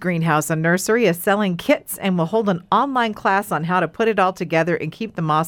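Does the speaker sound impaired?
No.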